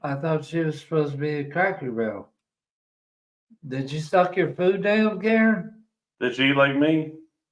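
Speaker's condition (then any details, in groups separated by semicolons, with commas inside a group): ALS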